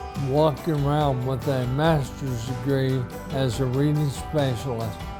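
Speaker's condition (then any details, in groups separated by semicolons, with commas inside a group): ALS; few months since diagnosis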